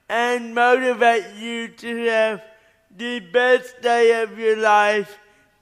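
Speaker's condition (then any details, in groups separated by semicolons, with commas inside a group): Cerebral palsy; three botox shots every 3 months at Vanderbilt relax arm muscles, allow straightening arm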